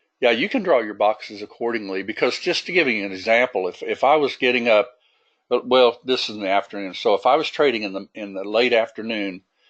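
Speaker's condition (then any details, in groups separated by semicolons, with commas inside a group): No condition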